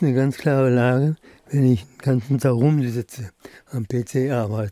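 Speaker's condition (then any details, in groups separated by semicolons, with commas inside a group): Parkinson's disease; diagnosed by neurologist, earlier symptoms not recognized as Parkinson's; attends Tanztreff Hai Parkinson dance group regularly, music supports movement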